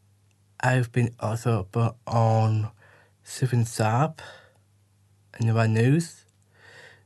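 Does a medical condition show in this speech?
Yes: Down syndrome; 20-year-old man; speech not always clear, word-finding difficulty, helped when listeners wait.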